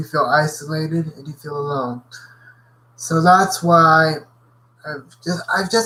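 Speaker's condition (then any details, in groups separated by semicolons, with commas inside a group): Cerebral palsy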